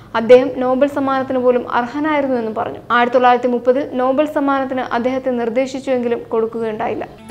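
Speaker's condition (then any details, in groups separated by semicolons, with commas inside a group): No condition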